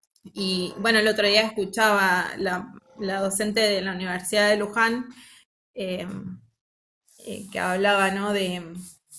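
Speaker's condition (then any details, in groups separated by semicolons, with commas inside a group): No condition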